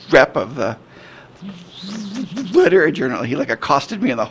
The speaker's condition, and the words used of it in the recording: Stuttering. It seems like bad luck to stutter on your own name, but I don't think it's an accident.